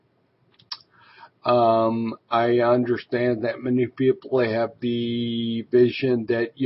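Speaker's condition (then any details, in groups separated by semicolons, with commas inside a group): Ataxia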